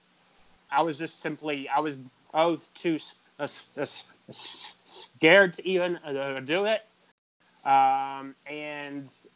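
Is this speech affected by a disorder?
Yes: stuttering; chronic developmental stuttering, onset about age 3 to 3.5 per parents, not outgrown, persisted into adulthood; still stutters, describes it as a communication disability, avoids answering unknown phone calls; here repeated sounds, prolonged sounds.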